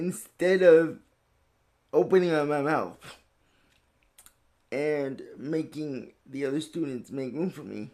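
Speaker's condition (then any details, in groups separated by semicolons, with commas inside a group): Cerebral palsy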